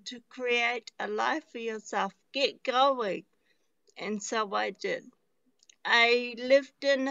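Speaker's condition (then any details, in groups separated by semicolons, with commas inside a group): Traumatic brain injury; relearned talking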